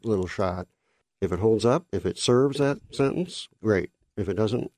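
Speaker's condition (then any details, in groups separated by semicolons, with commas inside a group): Cleft lip and palate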